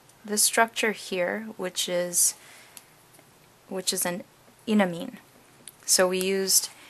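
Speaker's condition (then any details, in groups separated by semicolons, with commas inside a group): No condition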